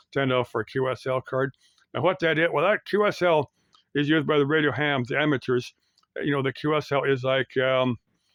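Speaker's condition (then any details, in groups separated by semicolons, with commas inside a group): No condition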